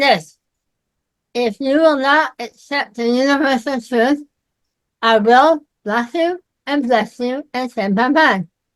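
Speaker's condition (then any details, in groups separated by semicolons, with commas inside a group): Myasthenia gravis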